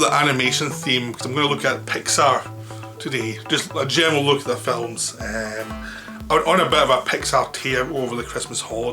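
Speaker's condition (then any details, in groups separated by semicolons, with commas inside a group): No condition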